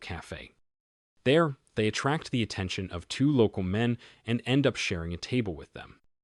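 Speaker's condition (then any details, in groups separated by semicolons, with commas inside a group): No condition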